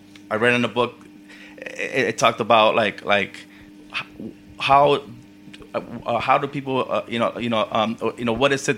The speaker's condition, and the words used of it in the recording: Stuttering. I don't know if it's because you're tired or something, whatever's happening, you know, in your brain or whatever, like it makes me stutter.